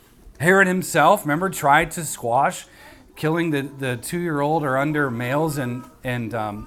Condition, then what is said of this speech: No condition.